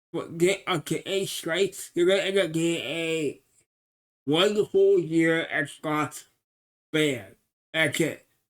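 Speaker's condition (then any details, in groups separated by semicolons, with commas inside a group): Cerebral palsy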